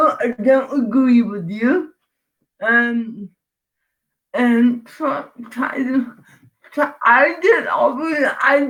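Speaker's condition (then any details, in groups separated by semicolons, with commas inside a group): Cerebral palsy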